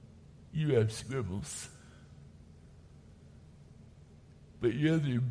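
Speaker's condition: Cerebral palsy; gets tired

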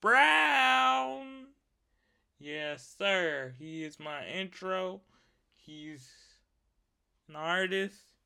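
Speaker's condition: Cerebral palsy; wheelchair user

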